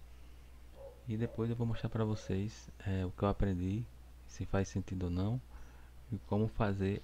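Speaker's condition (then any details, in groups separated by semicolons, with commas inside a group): No condition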